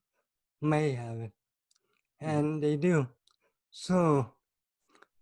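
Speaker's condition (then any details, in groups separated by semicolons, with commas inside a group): Cerebral palsy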